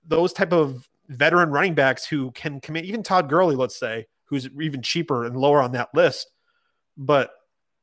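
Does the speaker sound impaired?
No.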